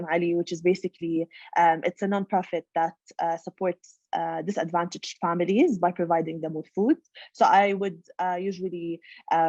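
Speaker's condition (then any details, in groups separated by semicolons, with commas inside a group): No condition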